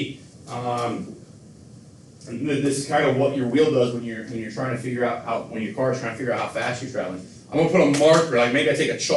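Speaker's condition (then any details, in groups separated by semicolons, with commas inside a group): No condition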